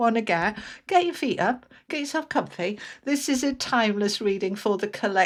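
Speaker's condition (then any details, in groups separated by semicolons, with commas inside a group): No condition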